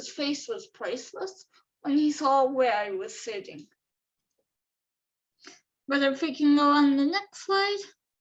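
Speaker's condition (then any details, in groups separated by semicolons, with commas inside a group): Cerebral palsy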